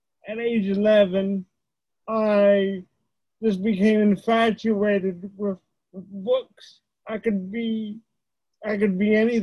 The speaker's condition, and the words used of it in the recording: Cerebral palsy. So our voices are very erratic. It goes high and it goes low, goes all over the place.